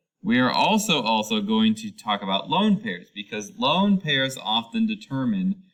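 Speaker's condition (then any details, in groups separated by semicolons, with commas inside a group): No condition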